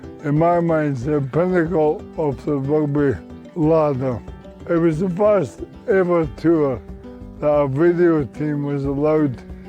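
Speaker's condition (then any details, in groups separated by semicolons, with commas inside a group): Motor neuron disease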